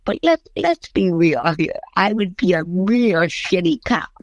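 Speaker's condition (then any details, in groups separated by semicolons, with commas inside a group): Cerebral palsy; since early childhood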